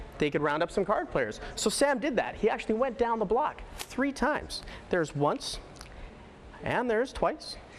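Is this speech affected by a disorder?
No.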